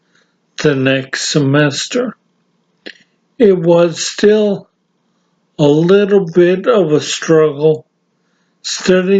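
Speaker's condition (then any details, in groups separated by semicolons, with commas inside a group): Severe brain injury; severe, ataxia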